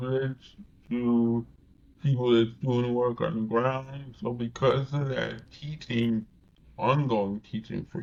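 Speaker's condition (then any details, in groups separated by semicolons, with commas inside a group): Cerebral palsy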